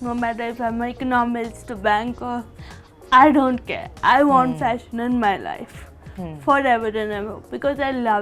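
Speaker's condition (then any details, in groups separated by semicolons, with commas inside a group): Cerebral palsy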